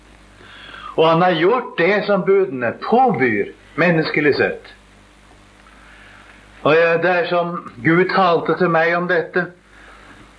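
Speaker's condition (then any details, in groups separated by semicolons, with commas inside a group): No condition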